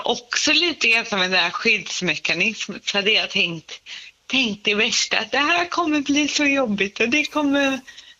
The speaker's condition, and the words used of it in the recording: Cerebral palsy. Talet är lite påverkat, jag har lite sämre balans.